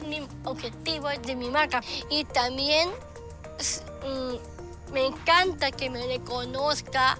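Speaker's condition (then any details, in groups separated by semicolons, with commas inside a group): Down syndrome; short limbs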